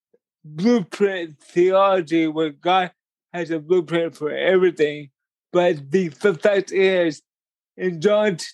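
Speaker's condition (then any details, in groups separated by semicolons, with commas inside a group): Cerebral palsy; uses a wheelchair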